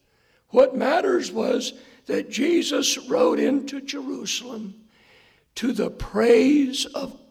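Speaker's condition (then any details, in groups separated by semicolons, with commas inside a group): Hoarseness after vocal cord surgery; not smooth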